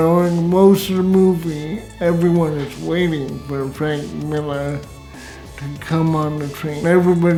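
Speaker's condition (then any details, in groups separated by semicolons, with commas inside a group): Cerebral palsy, severe; spastic type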